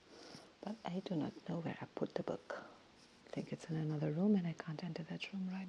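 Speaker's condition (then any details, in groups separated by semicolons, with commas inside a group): No condition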